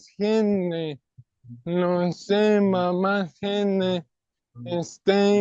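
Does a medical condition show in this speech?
Yes: ALS; non-bulbar form.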